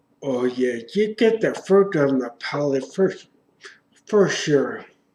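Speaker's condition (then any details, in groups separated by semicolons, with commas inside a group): Traumatic brain injury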